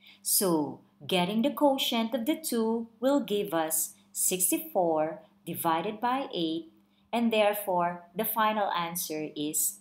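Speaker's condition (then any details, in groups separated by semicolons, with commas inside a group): No condition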